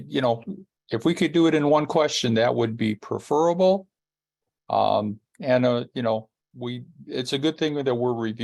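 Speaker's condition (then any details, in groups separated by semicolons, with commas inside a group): No condition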